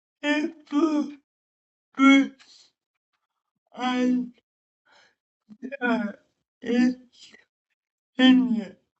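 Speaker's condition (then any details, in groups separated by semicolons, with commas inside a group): Cerebral palsy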